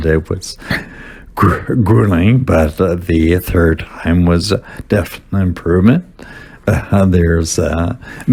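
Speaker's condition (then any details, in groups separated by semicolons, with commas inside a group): Spasmodic dysphonia; abductor form, deep brain stimulation implant; deep brain stimulation off; wispy voice, hard to understand with stimulation off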